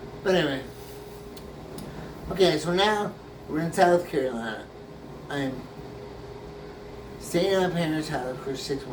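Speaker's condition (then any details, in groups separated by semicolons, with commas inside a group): Brain injury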